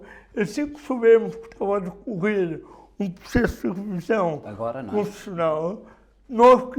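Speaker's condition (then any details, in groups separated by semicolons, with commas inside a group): Cerebral palsy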